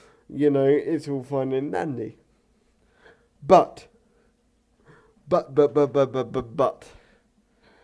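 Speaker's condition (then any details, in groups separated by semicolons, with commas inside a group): Cerebral palsy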